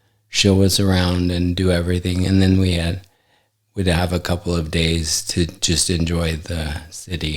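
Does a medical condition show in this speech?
Yes: ALS; affects hand function.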